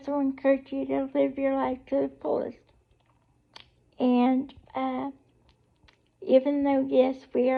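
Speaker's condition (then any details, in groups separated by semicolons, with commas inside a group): Cerebral palsy; able to talk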